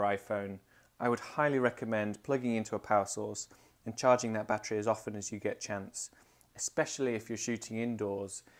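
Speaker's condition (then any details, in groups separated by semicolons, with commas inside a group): No condition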